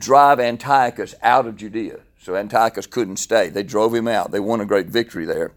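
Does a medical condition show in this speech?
No.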